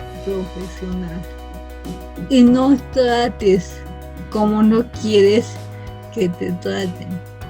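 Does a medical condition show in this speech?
Yes: cerebral palsy from birth.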